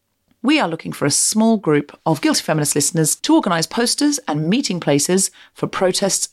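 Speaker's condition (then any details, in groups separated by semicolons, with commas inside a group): No condition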